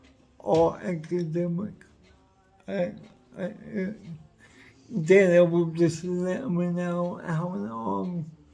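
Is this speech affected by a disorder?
Yes: cerebral palsy; affects whole body.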